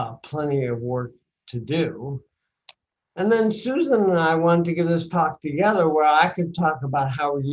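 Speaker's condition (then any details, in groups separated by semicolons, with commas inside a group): Bulbar onset ALS, mild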